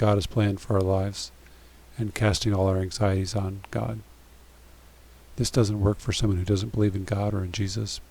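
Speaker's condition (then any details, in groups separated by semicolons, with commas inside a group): No condition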